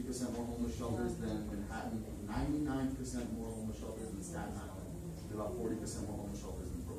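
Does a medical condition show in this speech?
No.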